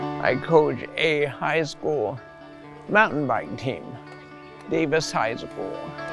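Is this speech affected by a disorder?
Yes: amyotrophic lateral sclerosis; bulbar onset, mouth and throat, aggressive, soft palate weakness; recently diagnosed, fasciculation in arms, chest, upper body; swallowing affected, choking, breathing difficulty after choking.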